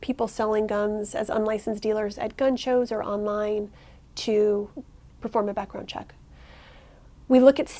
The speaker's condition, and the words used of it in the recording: None; typical speech.